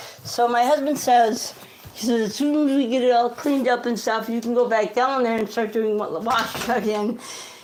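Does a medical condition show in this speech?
Yes: cerebral palsy.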